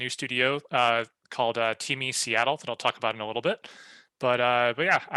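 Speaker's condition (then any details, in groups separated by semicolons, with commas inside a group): No condition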